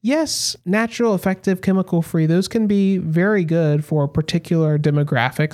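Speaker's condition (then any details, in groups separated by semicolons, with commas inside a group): No condition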